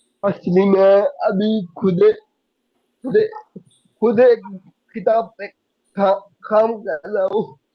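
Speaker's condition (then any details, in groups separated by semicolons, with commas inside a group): Cerebral palsy; could not speak as a child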